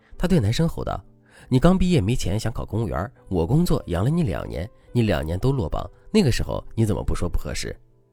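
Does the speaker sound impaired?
No.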